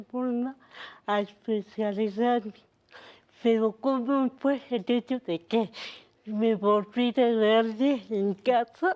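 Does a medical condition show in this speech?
Yes: cerebral palsy.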